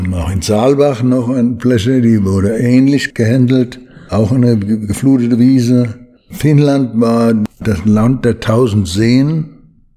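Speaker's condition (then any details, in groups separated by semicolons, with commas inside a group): Parkinson's disease; limits daily routine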